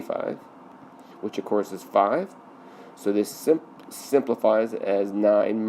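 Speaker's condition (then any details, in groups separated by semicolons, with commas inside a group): No condition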